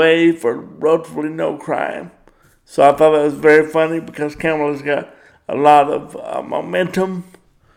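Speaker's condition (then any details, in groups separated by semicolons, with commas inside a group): Cerebral palsy; power wheelchair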